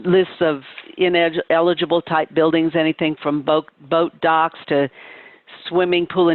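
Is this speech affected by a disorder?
No.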